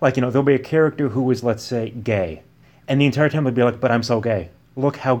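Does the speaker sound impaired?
No.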